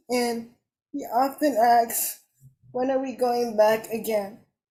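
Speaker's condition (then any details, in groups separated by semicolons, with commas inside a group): Cerebral palsy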